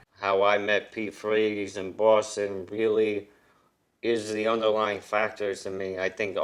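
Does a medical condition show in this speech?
Yes: ALS; arms too weak to use, young-adult onset.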